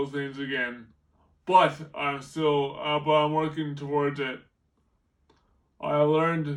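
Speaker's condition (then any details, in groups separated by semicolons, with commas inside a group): Brain injury; traumatic, car crash, permanent brain damage, affects balance, coordination; five years since injury, unsteady gait; relearned talking, dysarthria, words hard to pronounce, hard to understand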